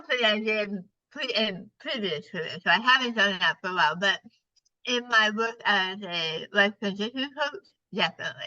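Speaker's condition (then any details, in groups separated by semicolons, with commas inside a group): Partial glossectomy for tongue cancer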